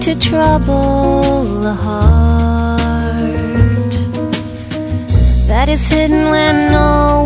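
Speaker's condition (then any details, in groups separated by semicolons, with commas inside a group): No condition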